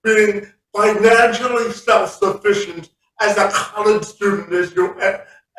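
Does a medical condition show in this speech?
Yes: cerebral palsy; from birth.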